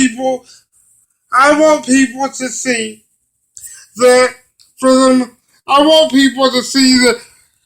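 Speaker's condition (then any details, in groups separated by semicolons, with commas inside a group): Cerebral palsy; brain damage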